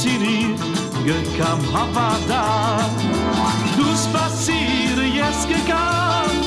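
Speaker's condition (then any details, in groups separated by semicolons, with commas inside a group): No condition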